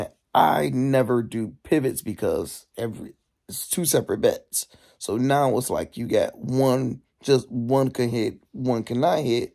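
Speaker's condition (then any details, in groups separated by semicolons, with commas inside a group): No condition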